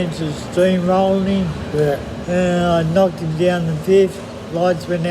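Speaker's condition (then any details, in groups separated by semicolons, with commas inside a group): MND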